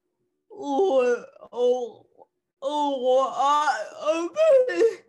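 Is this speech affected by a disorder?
Yes: cerebral palsy; cerebral palsy since childhood; people less willing to listen to own talking voice, uses songs to get point across.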